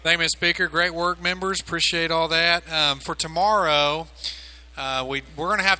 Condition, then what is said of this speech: None; typical speech.